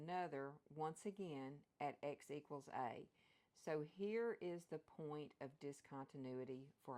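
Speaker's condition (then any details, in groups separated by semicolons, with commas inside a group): No condition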